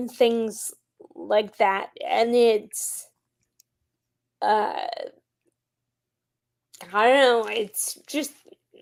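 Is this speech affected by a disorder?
Yes: Friedreich's ataxia.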